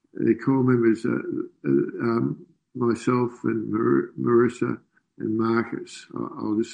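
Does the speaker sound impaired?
Yes: Parkinson's disease; loss of dopamine-producing substantia nigra.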